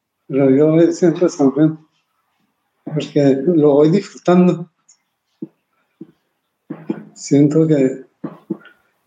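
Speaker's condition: Parkinson's disease; 23 years since onset

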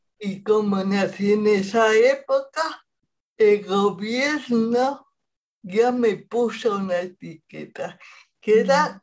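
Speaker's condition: Cerebral palsy; present at least 40 years

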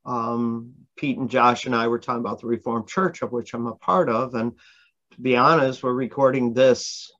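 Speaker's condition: No condition

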